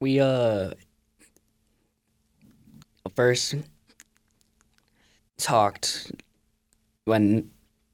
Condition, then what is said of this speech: Stuttering. But this person might also sound different in conversation than what you're used to.